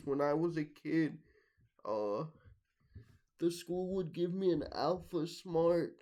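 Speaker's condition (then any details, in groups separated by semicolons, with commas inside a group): Cerebral palsy; brain damage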